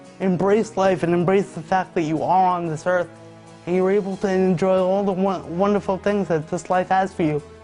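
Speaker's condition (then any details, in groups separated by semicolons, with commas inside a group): Cerebral palsy quadriplegia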